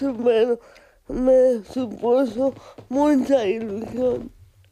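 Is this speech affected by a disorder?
Yes: cerebral palsy; photographs with adapted cameras and systems, Fundación Aspace Zaragoza.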